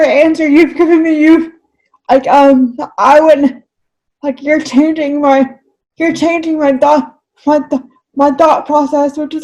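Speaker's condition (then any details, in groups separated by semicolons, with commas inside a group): Cerebral palsy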